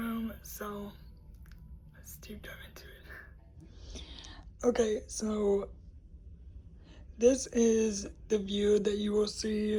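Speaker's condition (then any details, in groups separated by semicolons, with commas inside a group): Cerebral palsy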